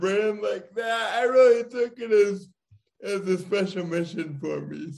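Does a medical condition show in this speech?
Yes: cerebral palsy; diagnosed as firstborn child.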